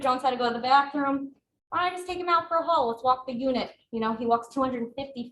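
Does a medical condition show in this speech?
No.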